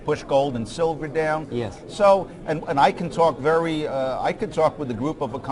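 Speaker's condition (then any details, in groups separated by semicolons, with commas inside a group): No condition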